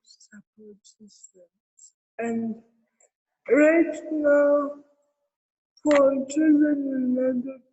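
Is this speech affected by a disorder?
Yes: cerebral palsy; therapy from six months old.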